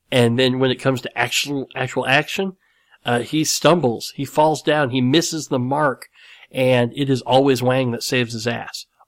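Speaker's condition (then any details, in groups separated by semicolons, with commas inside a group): Cleft lip and palate; series of plastic surgeries for repair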